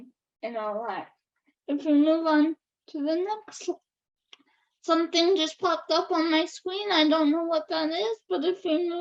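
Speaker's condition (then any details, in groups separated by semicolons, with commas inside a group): Cerebral palsy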